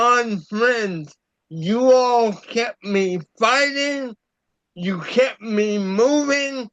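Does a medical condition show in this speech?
Yes: cerebral palsy; about a year after a stroke.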